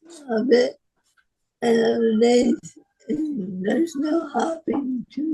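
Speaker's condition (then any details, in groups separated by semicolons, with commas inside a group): Parkinson's disease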